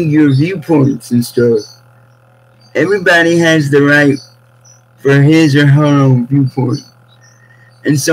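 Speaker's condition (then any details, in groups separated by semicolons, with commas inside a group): Cerebral palsy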